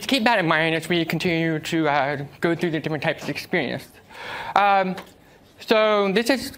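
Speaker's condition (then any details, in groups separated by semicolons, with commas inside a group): Deafness; uses American Sign Language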